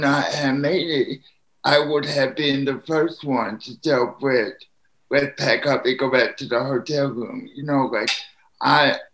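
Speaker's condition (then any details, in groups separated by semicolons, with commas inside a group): Spastic quadriplegic cerebral palsy; all four limbs affected, lifelong full-time wheelchair user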